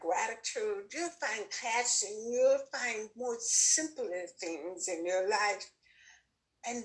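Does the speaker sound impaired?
Yes: deafness; born with normal hearing, progressive hearing loss from age 9, from barefoot water skiing.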